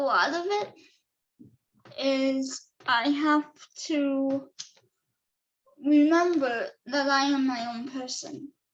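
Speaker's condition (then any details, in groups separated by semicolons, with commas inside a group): Cerebral palsy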